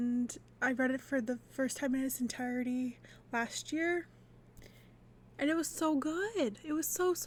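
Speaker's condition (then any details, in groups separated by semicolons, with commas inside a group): No condition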